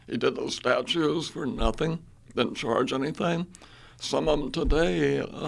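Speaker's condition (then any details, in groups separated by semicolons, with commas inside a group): Spasmodic dysphonia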